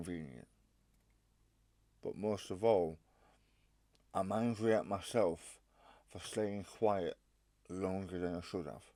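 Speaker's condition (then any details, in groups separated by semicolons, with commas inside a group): Stage 4 tongue cancer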